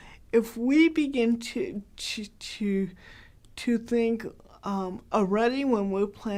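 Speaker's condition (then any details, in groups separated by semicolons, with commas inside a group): Cerebral palsy, mild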